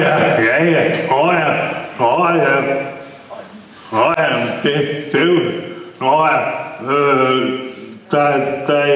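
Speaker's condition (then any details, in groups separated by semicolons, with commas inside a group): Brain injury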